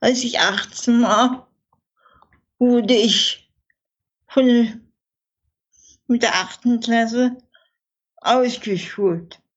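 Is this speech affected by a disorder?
Yes: infantile cerebral palsy; from birth, not premature, spastic, worsening with growth, involuntary twitches, no handwriting, tracheotomy during double pneumonia; age 55, breathing-support mask machine for sleep, personal assistants; childhood speech therapy at Dresden University Clinic.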